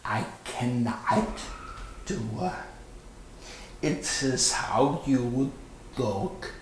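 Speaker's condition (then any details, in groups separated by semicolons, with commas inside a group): Stroke with paralyzed vocal cord; stroke at 35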